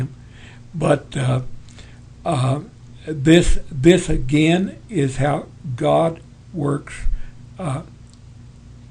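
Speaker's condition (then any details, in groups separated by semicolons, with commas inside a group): Parkinson's; tremors as early symptom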